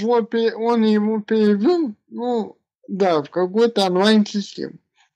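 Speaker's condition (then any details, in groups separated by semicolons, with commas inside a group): Cerebral palsy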